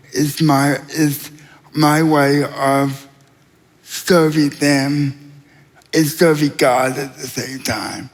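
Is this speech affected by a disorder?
Yes: cerebral palsy.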